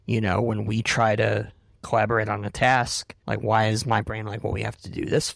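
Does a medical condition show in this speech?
Yes: cleft palate; cleft palate present from birth; difficulty producing l sounds.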